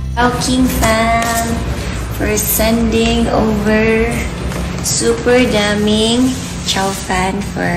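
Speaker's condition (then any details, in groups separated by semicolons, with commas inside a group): No condition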